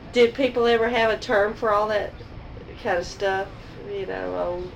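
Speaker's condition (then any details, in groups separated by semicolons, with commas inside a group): No condition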